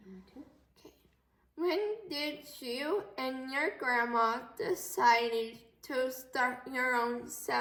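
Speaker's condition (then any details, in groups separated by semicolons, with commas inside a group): Cerebral palsy; affects muscles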